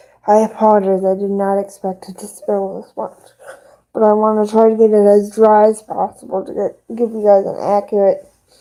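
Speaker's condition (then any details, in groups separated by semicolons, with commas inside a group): Cerebral palsy; both hands affected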